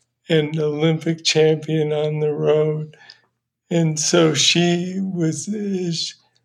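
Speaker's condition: Parkinson's; young onset Parkinson's, first sign tremor, unable to hold microphone, unsteady on feet; voice audibly affected now, earlier slowed speech, trouble speaking English some days, voice problems limit storytelling

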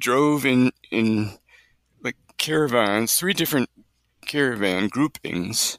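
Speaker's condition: Stutter; adult-onset stutter during Heaven's Gate cult membership, linked to self-suppression to fit group rules; only remnants of stutter remain; residual stutter; repeated words, prolonged sounds

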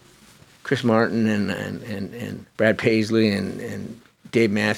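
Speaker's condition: Parkinson's disease; young onset

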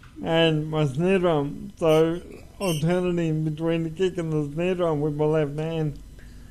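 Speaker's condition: Cerebral palsy; joining via Zoom

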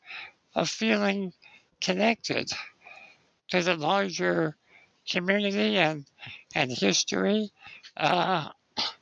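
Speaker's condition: Spinal muscular atrophy; lifelong wheelchair use

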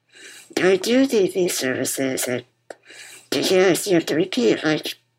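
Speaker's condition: Muscular dystrophy; uses wheelchair

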